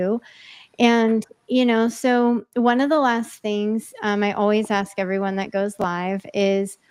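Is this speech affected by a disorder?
No.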